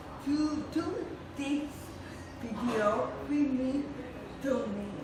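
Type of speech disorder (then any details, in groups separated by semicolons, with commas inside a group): Apraxia of speech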